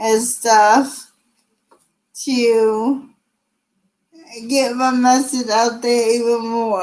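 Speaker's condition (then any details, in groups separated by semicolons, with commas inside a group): Cerebral palsy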